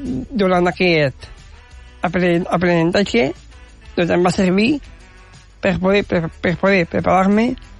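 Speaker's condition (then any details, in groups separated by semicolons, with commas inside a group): Down syndrome; genetic condition, learned of it gradually from parents in childhood; adult; speaks confidently on radio and in public, communicates ideas well, less nervous than many guests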